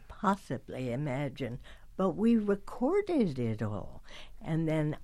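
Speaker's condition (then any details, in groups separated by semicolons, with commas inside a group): Spasmodic dysphonia; neurological, basal ganglia signals vocal cords to clamp down inappropriately, onset about age 50; still receiving periodic botulinum toxin injections into vocal cords; voice previously lost, voice not smooth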